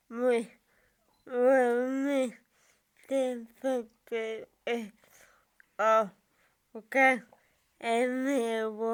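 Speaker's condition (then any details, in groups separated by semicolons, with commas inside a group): Cerebral palsy; from birth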